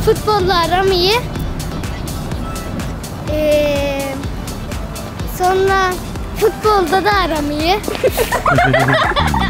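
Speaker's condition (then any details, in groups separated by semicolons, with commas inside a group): No condition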